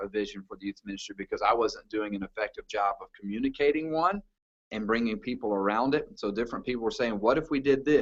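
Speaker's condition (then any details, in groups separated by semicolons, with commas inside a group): No condition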